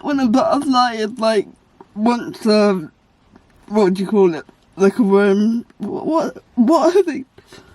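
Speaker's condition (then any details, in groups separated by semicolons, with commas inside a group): Cerebral palsy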